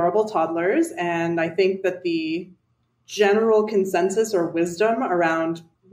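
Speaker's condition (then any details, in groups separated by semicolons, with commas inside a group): No condition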